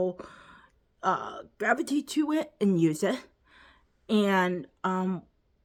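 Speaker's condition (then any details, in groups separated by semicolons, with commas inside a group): Cerebral palsy, quadriplegic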